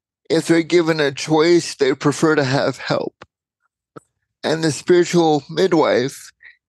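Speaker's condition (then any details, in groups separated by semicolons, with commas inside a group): Cerebral palsy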